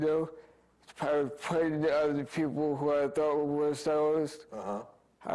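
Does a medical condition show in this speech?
Yes: speech impairment after accident.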